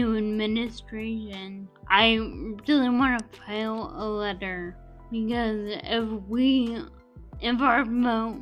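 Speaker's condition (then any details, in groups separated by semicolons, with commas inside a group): Friedreich's ataxia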